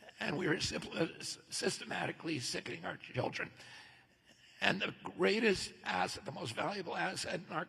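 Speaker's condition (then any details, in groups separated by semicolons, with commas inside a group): No condition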